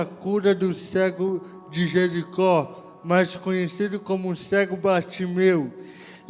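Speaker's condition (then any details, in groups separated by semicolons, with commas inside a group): Cerebral palsy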